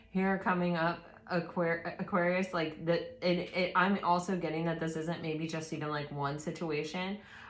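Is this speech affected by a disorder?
No.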